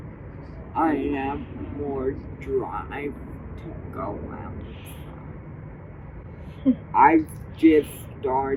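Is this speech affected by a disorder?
Yes: cerebral palsy; uses service dog.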